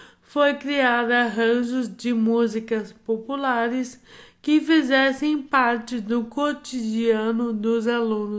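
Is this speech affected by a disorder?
Yes: amyotrophic lateral sclerosis.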